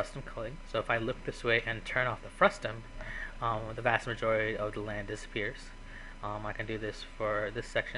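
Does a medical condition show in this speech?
No.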